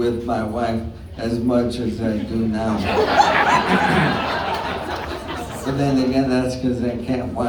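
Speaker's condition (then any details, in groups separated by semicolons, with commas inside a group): ALS; diagnosed four years ago; some speech trouble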